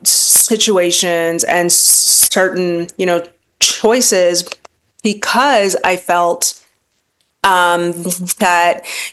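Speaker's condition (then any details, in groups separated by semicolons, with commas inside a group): Stuttering; lifelong stuttering; pursues public speaking to face fear of talking, still stutters, feels vulnerable on podcasts; long-standing fear of talking, past avoidance of carrying conversations, stuttering held back career; prolonged sounds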